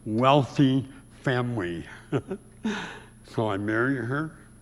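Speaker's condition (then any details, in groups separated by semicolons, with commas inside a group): Severe speech impediment; from early childhood, could not talk at all as young child, first operation in North Dakota hospital; about age 84; white woman taught tongue movement, chewing food and speaking, impediment heard on radio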